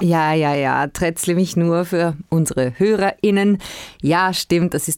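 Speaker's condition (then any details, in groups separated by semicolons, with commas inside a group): No condition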